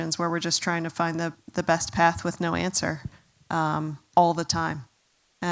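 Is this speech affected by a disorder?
No.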